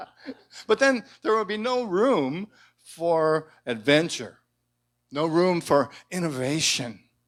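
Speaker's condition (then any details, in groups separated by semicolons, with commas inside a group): No condition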